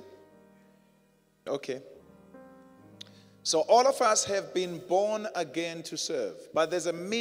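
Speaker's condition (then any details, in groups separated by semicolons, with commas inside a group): No condition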